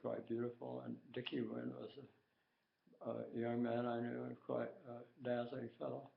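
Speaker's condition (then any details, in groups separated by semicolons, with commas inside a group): Tongue cancer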